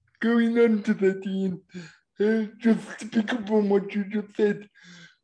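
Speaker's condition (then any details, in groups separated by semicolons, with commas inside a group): Cerebral palsy; voice described as unusual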